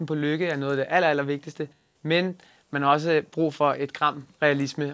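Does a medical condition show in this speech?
No.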